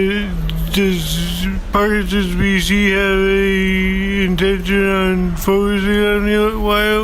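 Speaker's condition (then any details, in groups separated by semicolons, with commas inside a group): Parkinson's disease; young onset; symptoms about nine years, diagnosed three years ago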